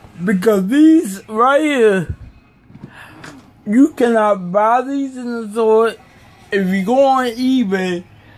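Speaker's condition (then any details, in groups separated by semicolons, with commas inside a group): Cerebral palsy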